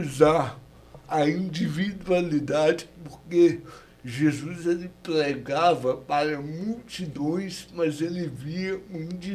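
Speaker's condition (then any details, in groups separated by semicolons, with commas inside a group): Cerebral palsy; years of speech therapy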